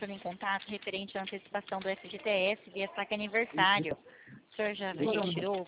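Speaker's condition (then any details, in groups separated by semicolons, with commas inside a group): No condition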